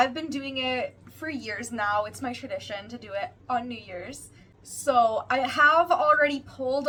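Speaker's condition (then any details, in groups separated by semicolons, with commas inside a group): No condition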